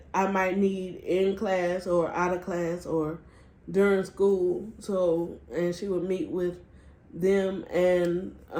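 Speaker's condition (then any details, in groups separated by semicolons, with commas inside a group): Cerebral palsy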